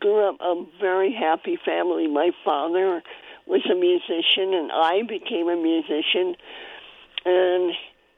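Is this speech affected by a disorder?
Yes: cleft palate; congenital cleft palate, needed spoon feeding in early childhood; spoon feeding needed at one point in early childhood.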